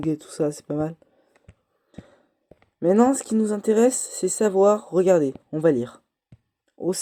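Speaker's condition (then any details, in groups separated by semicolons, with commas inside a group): No condition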